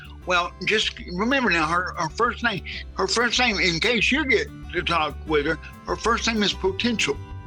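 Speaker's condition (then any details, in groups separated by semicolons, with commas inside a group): Cerebral palsy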